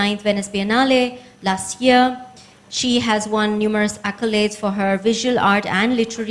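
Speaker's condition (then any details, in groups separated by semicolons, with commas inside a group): No condition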